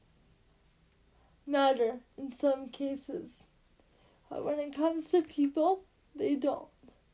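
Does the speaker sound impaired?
Yes: cerebral palsy; trouble getting words out, speaking only two words at a time.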